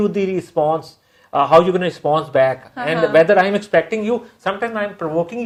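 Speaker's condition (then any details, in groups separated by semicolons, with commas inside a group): No condition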